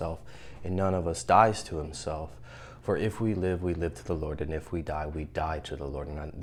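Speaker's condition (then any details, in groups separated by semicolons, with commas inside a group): No condition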